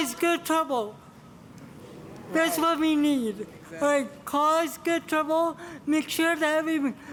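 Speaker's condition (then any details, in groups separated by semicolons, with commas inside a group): Cerebral palsy; from birth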